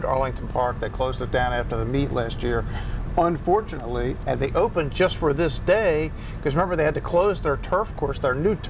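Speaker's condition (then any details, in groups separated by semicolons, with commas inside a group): No condition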